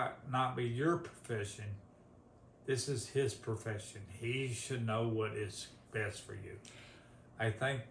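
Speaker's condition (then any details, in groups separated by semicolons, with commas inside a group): ALS, severe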